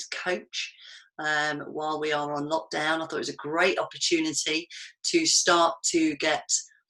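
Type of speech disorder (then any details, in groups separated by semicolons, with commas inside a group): None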